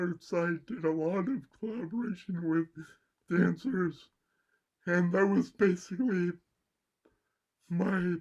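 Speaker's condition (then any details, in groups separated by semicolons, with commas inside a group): Cerebral palsy; mild left side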